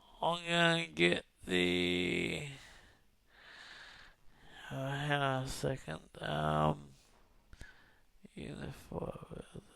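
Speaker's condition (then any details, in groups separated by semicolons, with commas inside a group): Cerebral palsy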